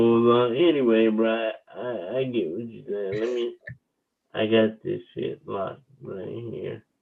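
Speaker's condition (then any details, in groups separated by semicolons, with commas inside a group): Cerebral palsy; wheelchair user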